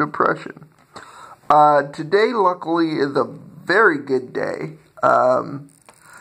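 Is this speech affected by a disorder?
Yes: cerebral palsy.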